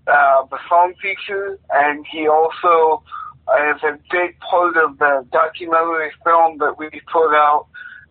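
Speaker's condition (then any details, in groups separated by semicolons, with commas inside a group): Cerebral palsy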